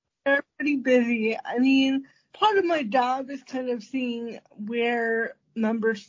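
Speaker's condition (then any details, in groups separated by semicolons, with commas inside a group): Cerebral palsy; congenital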